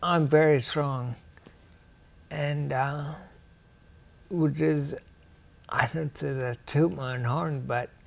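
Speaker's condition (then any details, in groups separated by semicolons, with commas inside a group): Ataxia; rare, progressive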